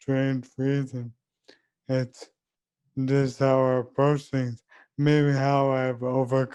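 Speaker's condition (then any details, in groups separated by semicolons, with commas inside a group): ALS; leg onset, speech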